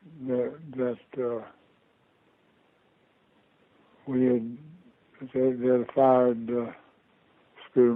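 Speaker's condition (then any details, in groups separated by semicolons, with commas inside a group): Parkinson's disease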